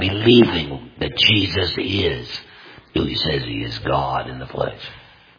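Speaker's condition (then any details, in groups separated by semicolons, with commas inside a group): Total laryngectomy, complete laryngectomy, voice prosthesis; unusual tone of voice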